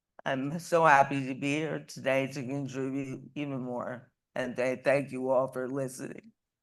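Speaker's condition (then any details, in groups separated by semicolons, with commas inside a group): ALS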